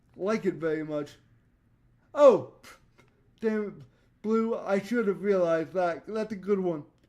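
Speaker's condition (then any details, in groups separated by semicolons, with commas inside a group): Cerebral palsy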